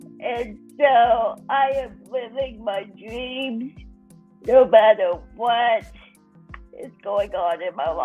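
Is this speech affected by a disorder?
Yes: cerebral palsy.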